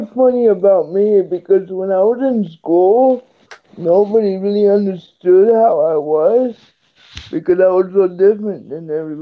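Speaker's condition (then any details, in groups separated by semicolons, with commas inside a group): Cerebral palsy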